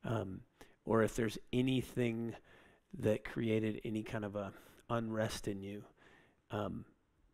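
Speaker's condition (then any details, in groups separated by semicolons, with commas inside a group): No condition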